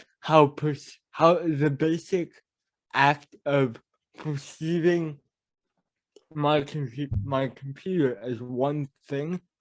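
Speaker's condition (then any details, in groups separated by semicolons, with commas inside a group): Cerebral palsy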